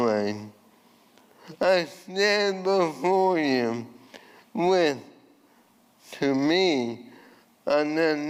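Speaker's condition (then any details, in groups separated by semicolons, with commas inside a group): ALS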